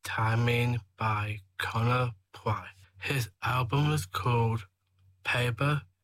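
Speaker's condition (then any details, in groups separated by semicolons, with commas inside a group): Down syndrome; 21 years old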